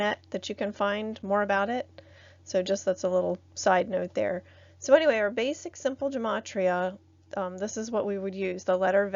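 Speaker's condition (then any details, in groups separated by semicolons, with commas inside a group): No condition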